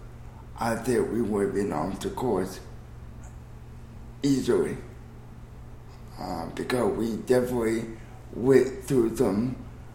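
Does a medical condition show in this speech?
Yes: cerebral palsy.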